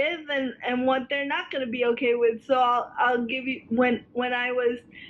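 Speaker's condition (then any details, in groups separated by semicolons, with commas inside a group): Cerebral palsy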